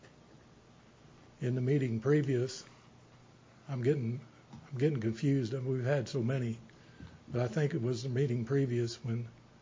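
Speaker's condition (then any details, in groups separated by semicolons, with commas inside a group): Parkinson's disease, stage 3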